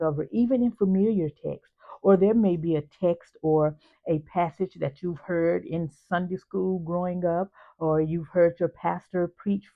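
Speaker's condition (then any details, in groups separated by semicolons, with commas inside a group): No condition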